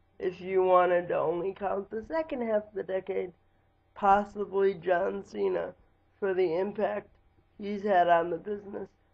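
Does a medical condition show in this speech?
Yes: cerebral palsy; lifelong, wheelchair user.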